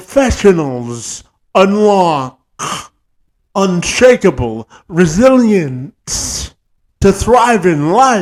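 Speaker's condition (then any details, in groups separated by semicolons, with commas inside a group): Cerebral palsy; present from birth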